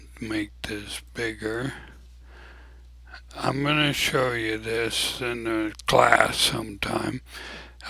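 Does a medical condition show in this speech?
Yes: ALS; abnormally slow voice.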